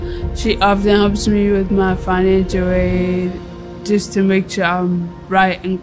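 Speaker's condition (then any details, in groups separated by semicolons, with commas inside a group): Cerebral palsy; cerebral palsy with seizures, bones and legs weak and painful in cold weather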